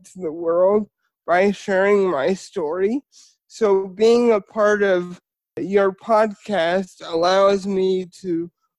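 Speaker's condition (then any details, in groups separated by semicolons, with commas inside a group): Spastic cerebral palsy; diagnosed shortly before first birthday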